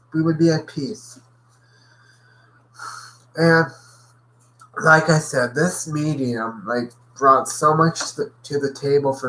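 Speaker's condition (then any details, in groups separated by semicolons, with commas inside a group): Cerebral palsy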